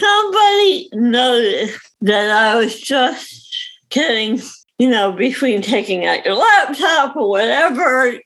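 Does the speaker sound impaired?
Yes: cerebral palsy; visible cerebral palsy.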